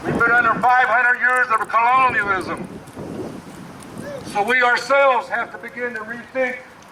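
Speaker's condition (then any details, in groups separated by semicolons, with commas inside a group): No condition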